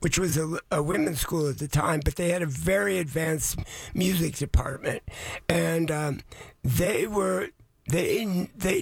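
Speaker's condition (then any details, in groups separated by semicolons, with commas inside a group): Voice changed after vocal cord surgery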